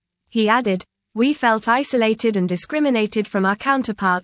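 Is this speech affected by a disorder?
No.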